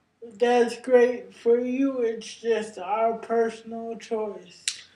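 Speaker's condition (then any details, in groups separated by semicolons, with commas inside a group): Cerebral palsy; brain injury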